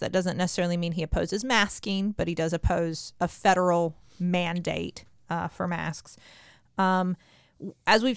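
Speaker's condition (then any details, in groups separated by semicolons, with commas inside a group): No condition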